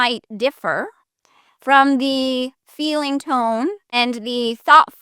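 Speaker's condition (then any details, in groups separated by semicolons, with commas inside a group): No condition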